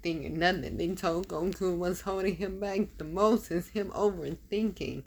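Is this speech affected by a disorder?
Yes: dysarthria; dysarthria ongoing, hoping it resolves; voice affected.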